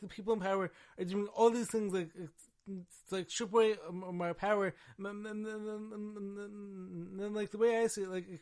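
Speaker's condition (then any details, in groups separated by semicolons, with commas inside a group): Stammering and stuttering; acquired, neurological damage from severe pneumonia, 21 antibiotics, steroids, intubation, ventilator, induced coma, stutter began later; minimal editing leaves speech issues on display; repeated sounds, prolonged sounds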